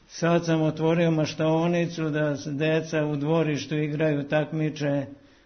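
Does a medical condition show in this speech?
Yes: Parkinson's disease; walks about 8 km daily, very active, reports no difficulties from the illness; converses normally, illness not noticeable on radio.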